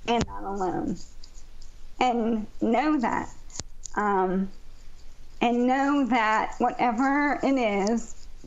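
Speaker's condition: ALS; used amplifier much of the time to be heard

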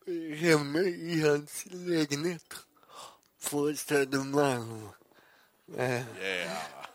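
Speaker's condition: Cerebral palsy; poor balance

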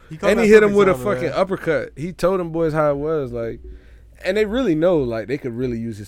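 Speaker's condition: No condition

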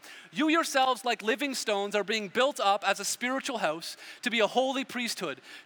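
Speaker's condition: No condition

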